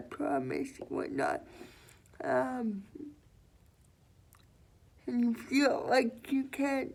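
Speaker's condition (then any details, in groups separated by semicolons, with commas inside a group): Cerebral palsy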